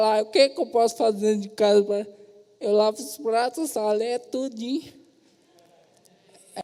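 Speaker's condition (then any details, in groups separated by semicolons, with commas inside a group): Traumatic brain injury, severe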